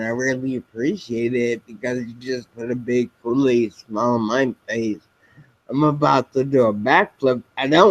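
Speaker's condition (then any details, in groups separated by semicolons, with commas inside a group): Spinocerebellar ataxia type 7, SCA7; speech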